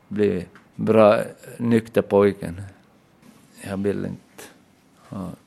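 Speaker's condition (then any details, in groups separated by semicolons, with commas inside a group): Aphasia after brain injury; hit by car at age seven, no diagnosis given, right hand difficulty, memory gaps; word-finding difficulty, circumlocution, could not speak at first after injury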